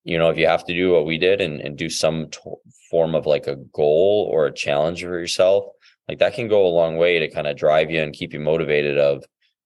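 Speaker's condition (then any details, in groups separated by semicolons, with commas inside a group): No condition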